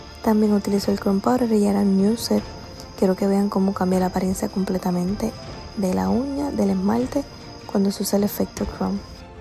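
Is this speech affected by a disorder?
No.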